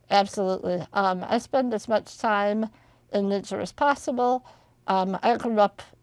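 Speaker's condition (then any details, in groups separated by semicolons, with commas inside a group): Spinal muscular atrophy; genetic, from birth, all voluntary muscles, never walked, wheelchair; very slowly progressive, fewer abilities than childhood, spinal injections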